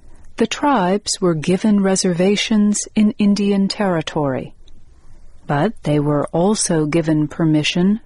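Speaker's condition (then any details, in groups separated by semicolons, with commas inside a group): No condition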